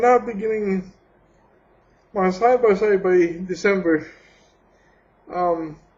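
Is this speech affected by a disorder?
Yes: cerebral palsy.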